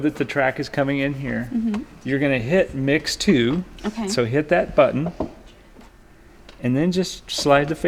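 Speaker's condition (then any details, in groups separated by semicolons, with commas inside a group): No condition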